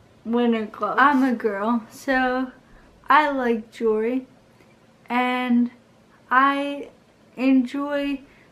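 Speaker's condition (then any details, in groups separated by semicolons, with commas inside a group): Cerebral palsy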